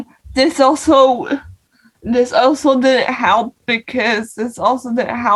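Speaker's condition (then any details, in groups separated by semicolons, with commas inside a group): Cerebral palsy; non-progressive physical disability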